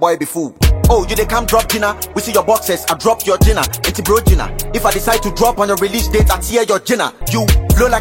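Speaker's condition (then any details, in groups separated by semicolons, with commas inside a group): No condition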